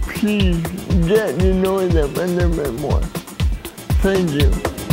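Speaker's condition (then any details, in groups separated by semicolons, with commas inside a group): Cerebral palsy; uses a wheelchair; speech is affected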